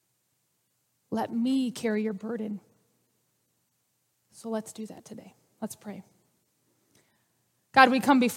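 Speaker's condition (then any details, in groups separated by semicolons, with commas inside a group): No condition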